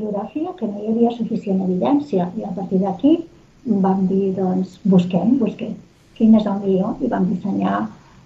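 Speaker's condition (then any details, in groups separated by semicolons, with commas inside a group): No condition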